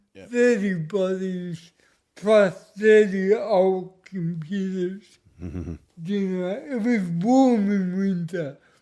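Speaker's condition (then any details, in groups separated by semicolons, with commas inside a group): Cerebral palsy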